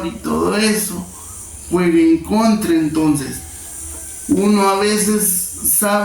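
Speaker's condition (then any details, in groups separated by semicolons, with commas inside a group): Cerebral palsy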